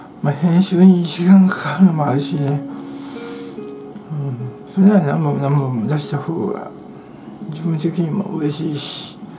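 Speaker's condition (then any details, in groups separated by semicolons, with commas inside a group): Tongue cancer, partial glossectomy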